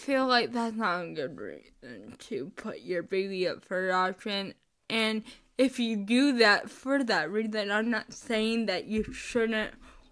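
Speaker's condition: Cerebral palsy; about three-month break from podcasting

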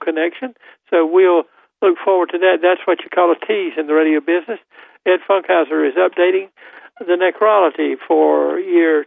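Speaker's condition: No condition

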